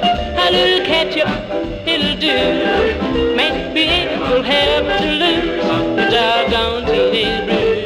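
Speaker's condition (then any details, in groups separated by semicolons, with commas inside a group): No condition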